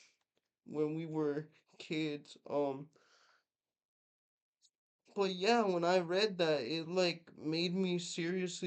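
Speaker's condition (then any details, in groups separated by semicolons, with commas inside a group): Cerebral palsy, mixed, mild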